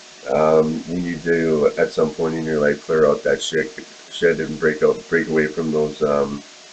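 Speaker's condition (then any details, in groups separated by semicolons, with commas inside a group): No condition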